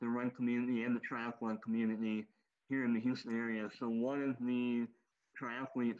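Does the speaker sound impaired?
Yes: cleft lip and palate, popliteal pterygium syndrome; malformed legs.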